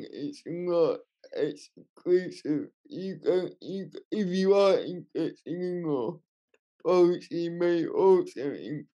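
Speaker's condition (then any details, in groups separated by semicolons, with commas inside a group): Cerebral palsy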